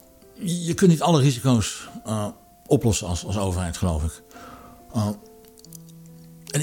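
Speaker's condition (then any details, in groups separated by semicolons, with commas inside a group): Parkinson's disease; becomes choked up discussing topic, attributed partly to Parkinson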